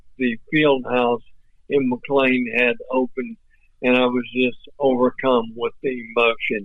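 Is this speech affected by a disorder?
Yes: ALS; voice off but clear and understandable.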